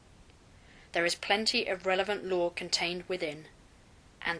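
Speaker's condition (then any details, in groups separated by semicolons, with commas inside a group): No condition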